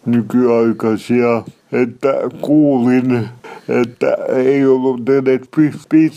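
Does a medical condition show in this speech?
Yes: cerebral palsy; from birth, hypoxia when stuck on mother's tailbone during delivery, mainly mobility impairment, limits movement, speech; somewhat unclear, self-described.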